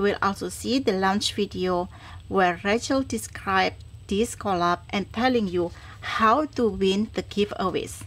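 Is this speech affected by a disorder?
No.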